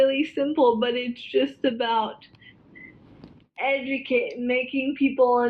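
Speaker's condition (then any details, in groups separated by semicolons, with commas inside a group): Cerebral palsy, spastic quadriplegia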